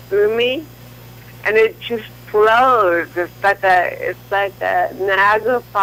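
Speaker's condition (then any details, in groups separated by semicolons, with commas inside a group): Cerebral palsy; from birth, leg spasticity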